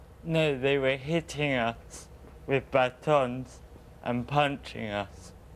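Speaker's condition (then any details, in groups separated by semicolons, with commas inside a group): Cerebral palsy; uses wheelchair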